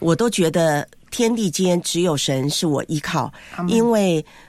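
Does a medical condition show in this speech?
No.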